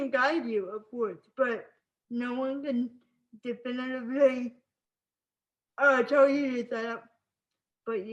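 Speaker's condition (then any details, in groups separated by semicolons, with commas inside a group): Spastic cerebral palsy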